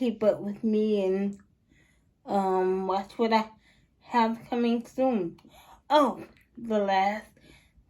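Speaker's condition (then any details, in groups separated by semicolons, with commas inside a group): Cerebral palsy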